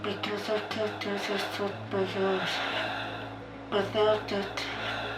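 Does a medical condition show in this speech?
Yes: fus ALS.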